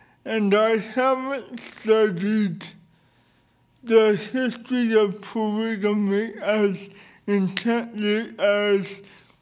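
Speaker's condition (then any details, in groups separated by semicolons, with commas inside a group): Cerebral palsy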